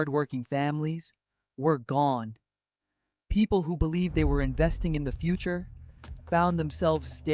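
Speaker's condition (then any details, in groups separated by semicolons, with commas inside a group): No condition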